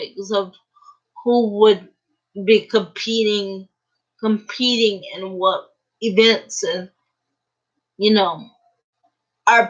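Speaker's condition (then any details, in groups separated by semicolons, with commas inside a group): Cerebral palsy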